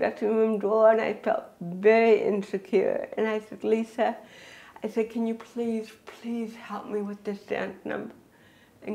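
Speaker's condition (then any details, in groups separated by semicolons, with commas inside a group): Cerebral palsy; speaking takes extra mental effort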